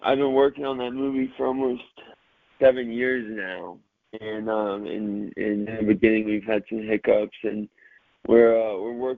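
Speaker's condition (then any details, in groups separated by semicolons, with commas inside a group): Cerebral palsy, mild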